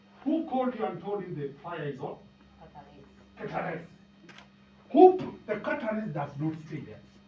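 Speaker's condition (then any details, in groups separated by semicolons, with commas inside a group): No condition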